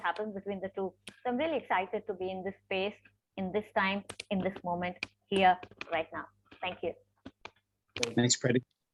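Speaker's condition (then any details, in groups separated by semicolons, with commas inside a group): No condition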